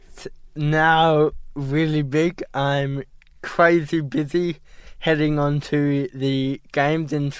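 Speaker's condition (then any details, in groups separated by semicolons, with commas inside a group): Cerebral palsy; age 17, ongoing therapies via Cerebral Palsy Alliance, placing ski poles difficult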